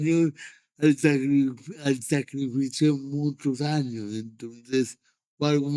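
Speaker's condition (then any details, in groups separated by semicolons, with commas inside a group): Cerebral palsy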